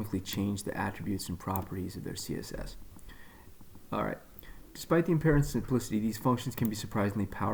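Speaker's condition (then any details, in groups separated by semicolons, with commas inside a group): No condition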